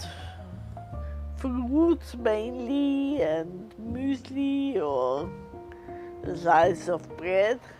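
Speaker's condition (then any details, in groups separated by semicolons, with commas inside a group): Multiple sclerosis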